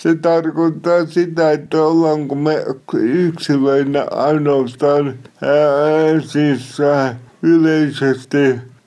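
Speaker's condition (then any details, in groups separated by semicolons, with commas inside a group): Cerebral palsy; from birth, hypoxia when stuck on mother's tailbone during delivery, mainly mobility impairment, limits movement, speech; somewhat unclear, self-described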